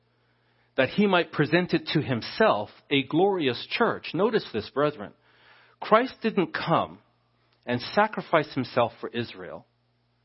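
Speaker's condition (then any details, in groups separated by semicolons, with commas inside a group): No condition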